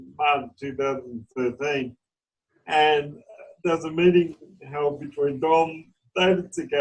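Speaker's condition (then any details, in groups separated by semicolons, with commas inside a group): Cerebral palsy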